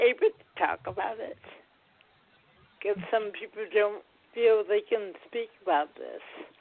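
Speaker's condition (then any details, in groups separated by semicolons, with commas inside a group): Cerebral palsy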